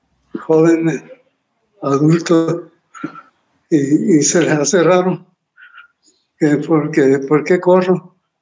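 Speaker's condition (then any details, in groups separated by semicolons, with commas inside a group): Parkinson's disease; 23 years since onset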